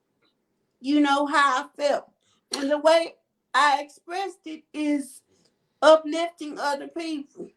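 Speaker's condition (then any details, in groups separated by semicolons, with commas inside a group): Cerebral palsy; quadriplegic type, all four limbs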